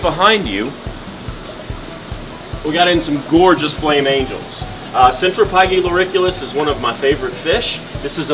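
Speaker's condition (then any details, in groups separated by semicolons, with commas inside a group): No condition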